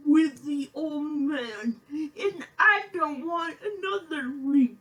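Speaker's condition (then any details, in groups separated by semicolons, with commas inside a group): Physical speech impairment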